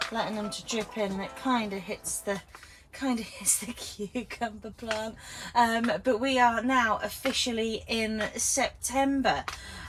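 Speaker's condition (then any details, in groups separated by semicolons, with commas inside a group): No condition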